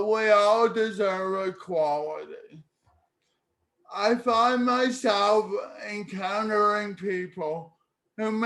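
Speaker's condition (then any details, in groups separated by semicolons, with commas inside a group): Cerebral palsy; speech therapy in childhood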